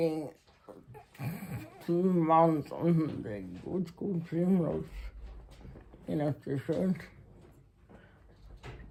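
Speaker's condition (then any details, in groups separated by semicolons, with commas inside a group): Muscular Parkinson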